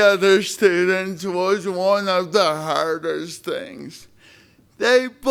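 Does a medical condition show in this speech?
Yes: spastic cerebral palsy.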